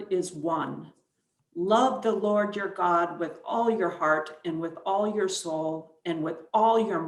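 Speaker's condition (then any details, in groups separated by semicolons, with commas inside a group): No condition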